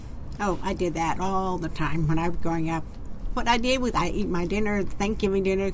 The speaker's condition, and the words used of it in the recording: Deafness. Maybe these parents thought that because my voice sounded different, I